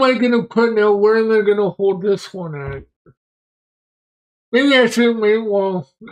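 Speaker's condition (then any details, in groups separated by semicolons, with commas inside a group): Mobius syndrome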